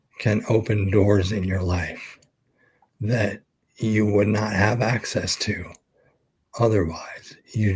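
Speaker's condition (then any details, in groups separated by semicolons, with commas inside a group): ALS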